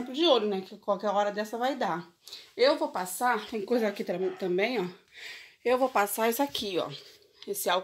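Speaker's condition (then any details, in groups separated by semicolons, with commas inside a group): No condition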